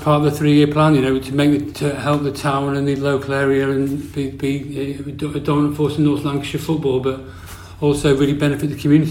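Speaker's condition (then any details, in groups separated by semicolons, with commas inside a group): Parkinson's disease; new since onset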